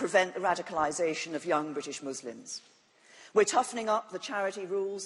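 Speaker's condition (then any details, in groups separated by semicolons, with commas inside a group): No condition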